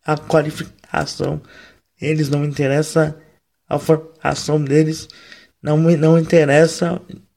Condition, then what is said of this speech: Cerebral palsy. Que talvez seja um incômodo para você ouvir a minha voz assim.